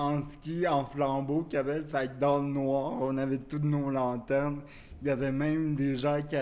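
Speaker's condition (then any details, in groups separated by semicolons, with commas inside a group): Cerebral palsy; wheelchair use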